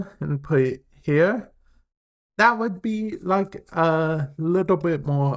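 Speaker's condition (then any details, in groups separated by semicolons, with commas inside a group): Cerebral palsy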